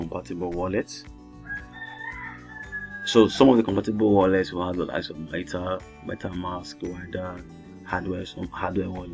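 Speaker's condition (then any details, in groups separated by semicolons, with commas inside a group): No condition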